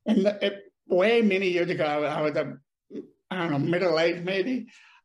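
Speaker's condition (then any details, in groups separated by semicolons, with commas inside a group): Deafness; paralysis on one side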